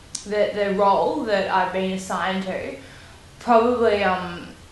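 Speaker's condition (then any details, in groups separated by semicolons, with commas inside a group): No condition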